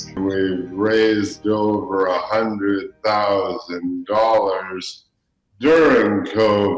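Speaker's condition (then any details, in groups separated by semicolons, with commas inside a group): ALS; clear before diagnosis, speech since changed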